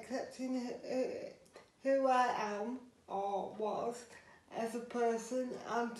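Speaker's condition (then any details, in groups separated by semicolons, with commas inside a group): Cerebral palsy; physically disabled, uses wheelchair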